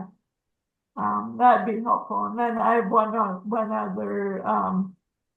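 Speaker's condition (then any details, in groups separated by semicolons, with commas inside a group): Cerebral palsy; walks at home, wheelchair outside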